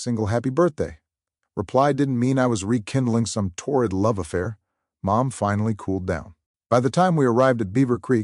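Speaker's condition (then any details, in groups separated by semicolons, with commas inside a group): No condition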